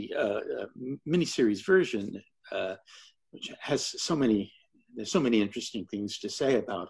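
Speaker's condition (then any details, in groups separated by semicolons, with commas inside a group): No condition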